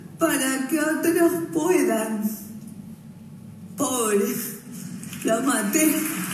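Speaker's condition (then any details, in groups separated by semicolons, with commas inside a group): Cerebral palsy; respiratory arrest at birth; speech affected by condition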